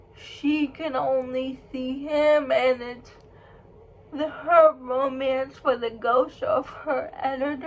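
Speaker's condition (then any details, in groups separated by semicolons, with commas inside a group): Cerebral palsy; uses wheelchair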